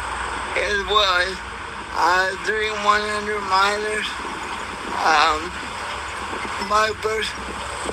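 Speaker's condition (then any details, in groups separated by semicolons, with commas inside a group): Cerebral palsy; electric wheelchair since age 6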